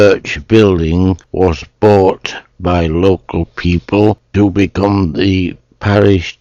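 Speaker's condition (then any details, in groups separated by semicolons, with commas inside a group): Motor neuron disease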